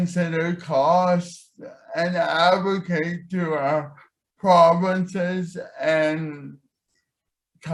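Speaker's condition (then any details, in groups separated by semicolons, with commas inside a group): Cerebral palsy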